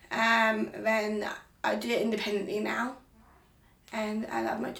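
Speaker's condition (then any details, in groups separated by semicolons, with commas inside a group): Down syndrome; Down syndrome since birth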